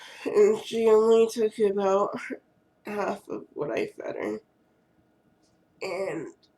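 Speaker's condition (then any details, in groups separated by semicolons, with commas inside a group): Cerebral palsy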